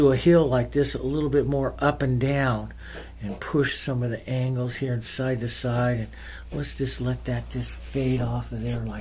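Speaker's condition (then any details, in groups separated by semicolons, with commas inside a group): No condition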